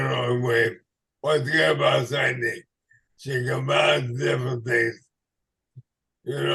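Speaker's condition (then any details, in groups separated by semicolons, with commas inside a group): ALS/MND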